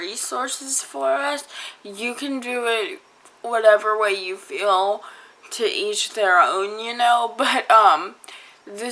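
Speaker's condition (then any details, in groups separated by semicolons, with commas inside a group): Cerebral palsy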